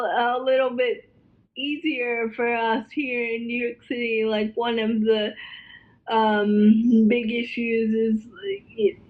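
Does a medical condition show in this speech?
Yes: cerebral palsy, spastic quadriplegia.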